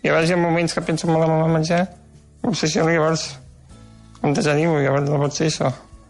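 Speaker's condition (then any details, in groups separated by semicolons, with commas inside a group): Duchenne muscular dystrophy; wheelchair user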